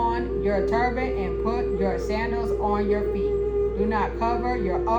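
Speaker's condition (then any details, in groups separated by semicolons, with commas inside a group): No condition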